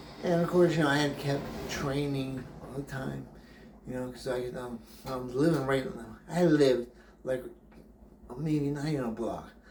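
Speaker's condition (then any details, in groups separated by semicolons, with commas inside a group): Brain injury; memory greatly affected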